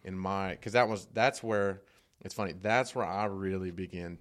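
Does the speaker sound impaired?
No.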